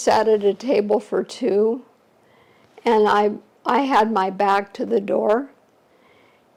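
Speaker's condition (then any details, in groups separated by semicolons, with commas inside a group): ALS; shortly after diagnosis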